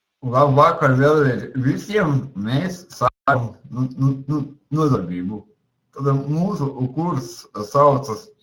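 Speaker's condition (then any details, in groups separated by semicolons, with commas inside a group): Cerebral palsy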